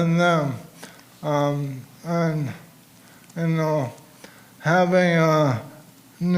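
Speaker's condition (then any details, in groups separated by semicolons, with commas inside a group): ALS; cannot control emotions, crying partly from condition; uses AI voice clone, types speech, dislikes own voice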